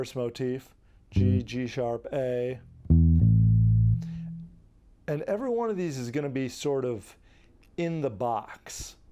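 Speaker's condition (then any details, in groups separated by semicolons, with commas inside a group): No condition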